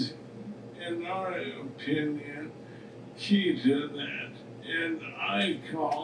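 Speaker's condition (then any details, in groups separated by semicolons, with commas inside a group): ALS; speech difficulty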